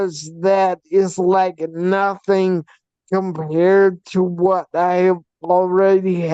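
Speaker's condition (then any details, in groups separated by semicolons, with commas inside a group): Facial paralysis from hydrocephalus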